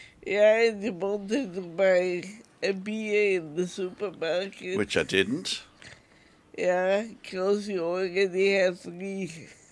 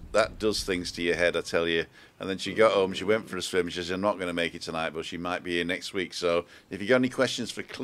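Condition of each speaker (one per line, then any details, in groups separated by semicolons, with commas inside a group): Multiple sclerosis
No condition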